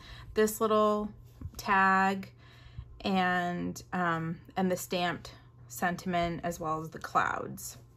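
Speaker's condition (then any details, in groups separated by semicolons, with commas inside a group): No condition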